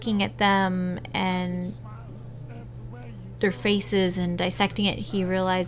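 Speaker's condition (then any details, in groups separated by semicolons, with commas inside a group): No condition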